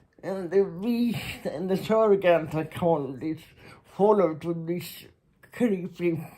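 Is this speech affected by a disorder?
Yes: muscular Parkinson.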